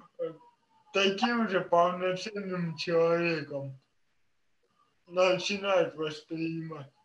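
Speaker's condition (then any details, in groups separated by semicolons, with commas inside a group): Cerebral palsy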